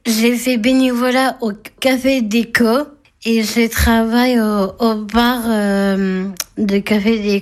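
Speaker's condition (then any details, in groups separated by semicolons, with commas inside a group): Down syndrome (trisomy 21)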